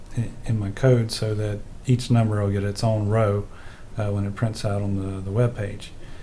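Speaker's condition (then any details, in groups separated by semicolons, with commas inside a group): No condition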